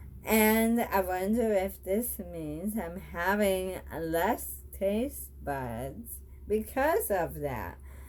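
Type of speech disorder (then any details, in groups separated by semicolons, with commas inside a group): Bulbar dysarthria; bulbar onset ALS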